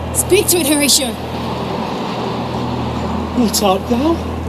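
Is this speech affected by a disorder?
No.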